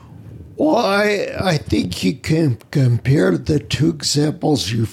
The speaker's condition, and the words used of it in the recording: Ataxia. Rare disease known as spinocerebellar ataxia, which is a neuromuscular disease that's left me mobility challenged, as well as with a speech impediment